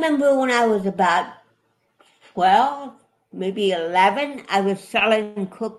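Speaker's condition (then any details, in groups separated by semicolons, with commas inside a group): Cerebral palsy; affects body movements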